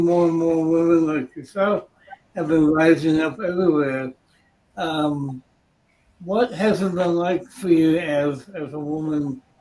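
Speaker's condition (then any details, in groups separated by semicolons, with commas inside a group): Cerebral palsy; from birth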